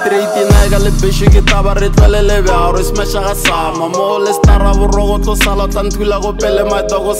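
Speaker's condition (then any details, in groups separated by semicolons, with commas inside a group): No condition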